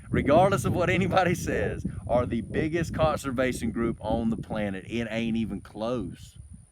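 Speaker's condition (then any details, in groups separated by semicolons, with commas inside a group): No condition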